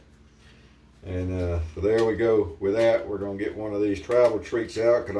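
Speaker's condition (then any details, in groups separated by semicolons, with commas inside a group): No condition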